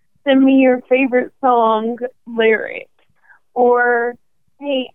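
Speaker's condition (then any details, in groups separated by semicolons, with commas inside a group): ALS; about 5.5 years since diagnosis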